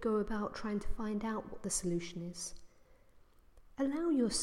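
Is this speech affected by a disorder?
No.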